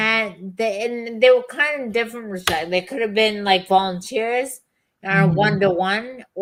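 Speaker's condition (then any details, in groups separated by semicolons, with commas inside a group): Chronic lyme disease; voice and speech unclear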